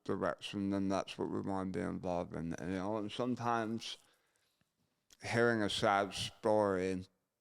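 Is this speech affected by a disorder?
Yes: gunshot injury to chin.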